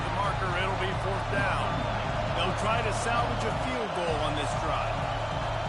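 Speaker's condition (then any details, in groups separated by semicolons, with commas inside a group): No condition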